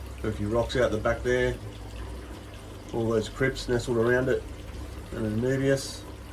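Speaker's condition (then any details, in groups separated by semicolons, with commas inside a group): No condition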